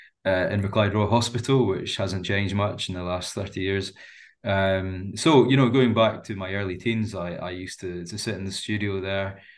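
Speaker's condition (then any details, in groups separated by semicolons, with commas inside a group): No condition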